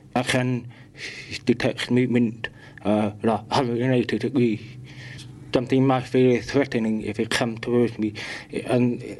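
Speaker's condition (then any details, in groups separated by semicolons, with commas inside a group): Profoundly deaf, born profoundly deaf; congenital profound deafness, present since birth; has to remind people to speak more clearly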